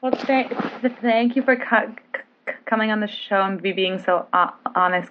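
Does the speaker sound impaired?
Yes: stuttering; therapy over past 3 years: fluency shaping, stuttering modification, voluntary stuttering, subway talks with strangers; stutters while ordering; here repeated sounds.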